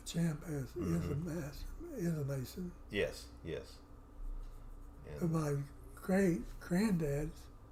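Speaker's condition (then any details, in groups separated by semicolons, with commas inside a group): Parkinson's; affects voice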